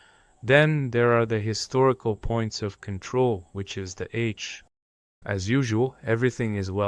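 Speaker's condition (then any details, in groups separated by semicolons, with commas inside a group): No condition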